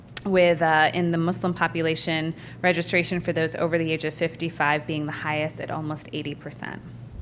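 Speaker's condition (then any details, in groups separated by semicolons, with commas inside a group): No condition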